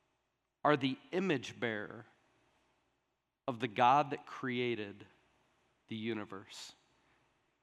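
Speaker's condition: No condition

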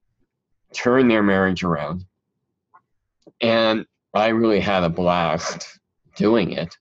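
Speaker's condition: Cleft palate; cleft palate and cleft lip

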